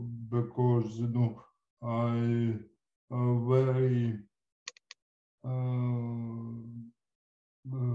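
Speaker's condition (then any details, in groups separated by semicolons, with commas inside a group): Cerebral palsy; from birth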